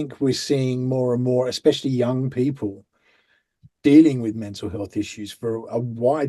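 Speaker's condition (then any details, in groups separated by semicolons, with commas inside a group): No condition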